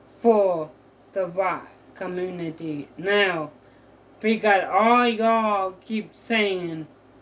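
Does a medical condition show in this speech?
Yes: mild cerebral palsy.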